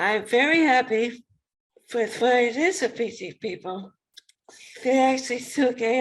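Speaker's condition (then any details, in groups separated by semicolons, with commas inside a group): ALS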